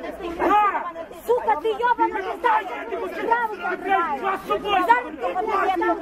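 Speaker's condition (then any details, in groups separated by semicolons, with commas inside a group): No condition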